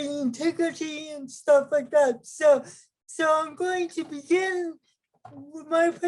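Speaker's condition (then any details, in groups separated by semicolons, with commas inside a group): Cerebral palsy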